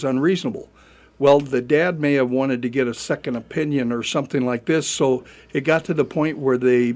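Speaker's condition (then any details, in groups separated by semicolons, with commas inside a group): No condition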